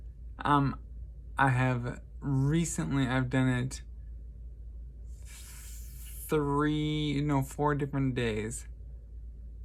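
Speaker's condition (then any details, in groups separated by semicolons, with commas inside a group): Traumatic brain injury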